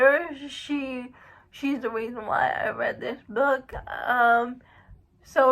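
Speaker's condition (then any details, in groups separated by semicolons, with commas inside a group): Cerebral palsy; uses wheelchair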